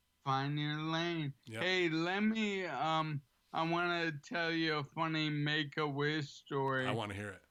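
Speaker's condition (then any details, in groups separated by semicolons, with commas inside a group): ALS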